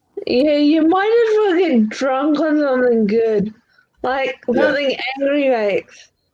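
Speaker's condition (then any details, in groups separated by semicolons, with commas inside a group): Cerebral palsy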